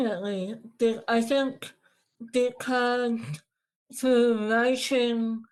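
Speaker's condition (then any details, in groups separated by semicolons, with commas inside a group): Moebius syndrome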